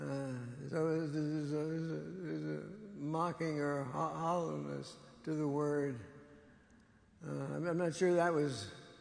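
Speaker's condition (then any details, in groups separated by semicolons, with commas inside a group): Parkinson's disease; diagnosed 20 years ago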